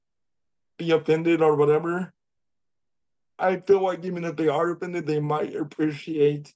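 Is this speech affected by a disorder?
Yes: cerebral palsy; speech somewhat affected by cerebral palsy, able to speak, jokes of having voice for print.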